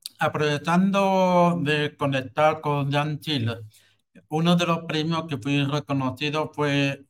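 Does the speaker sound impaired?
Yes: hearing loss with cochlear implant; congenital hearing loss, cochlea dead, cochlear implant surgery, implant electrically stimulates cochlea.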